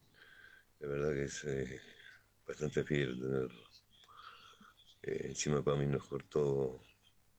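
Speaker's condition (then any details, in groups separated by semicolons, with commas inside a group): Parkinson's disease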